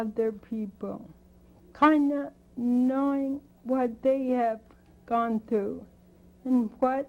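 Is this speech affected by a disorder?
Yes: spinocerebellar degeneration.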